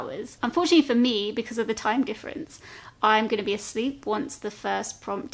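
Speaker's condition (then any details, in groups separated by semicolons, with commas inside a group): No condition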